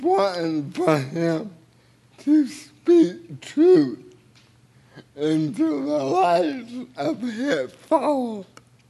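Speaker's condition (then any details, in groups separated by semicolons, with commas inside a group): Cerebral palsy; speech a little unclear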